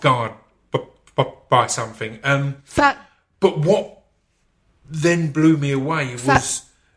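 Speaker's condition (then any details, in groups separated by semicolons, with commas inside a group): Stutter; onset at age four after traumatic near drowning; must fight stutter when speaking, second nature now but can be exhausting; repeated sounds, blocks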